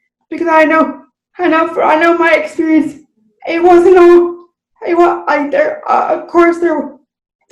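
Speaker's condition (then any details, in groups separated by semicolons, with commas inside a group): Cerebral palsy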